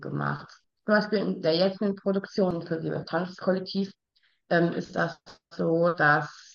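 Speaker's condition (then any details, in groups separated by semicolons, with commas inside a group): Down syndrome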